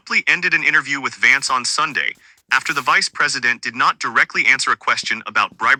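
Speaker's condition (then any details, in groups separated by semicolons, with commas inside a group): No condition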